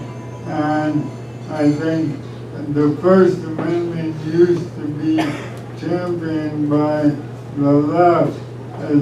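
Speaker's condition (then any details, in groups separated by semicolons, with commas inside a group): ALS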